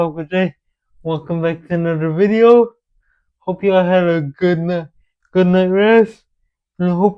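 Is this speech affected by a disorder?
Yes: cerebral palsy; with developmental delay.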